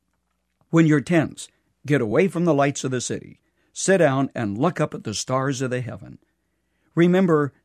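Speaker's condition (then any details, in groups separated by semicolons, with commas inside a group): No condition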